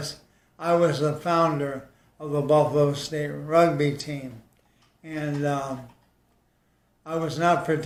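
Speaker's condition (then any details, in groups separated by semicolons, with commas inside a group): ALS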